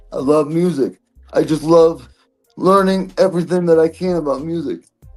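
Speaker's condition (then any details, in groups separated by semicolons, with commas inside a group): Cerebral palsy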